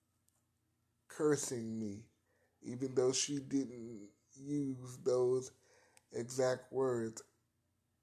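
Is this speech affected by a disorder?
Yes: cerebral palsy; spastic quadriparesis, present from birth, wheelchair user, unable to walk.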